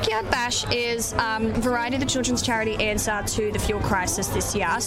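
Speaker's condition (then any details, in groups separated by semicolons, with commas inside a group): Cleft palate; unable to swallow or sing as a child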